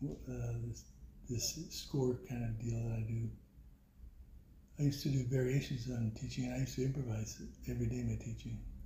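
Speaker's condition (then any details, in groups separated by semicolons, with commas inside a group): Parkinson's; voice weakened by Parkinson's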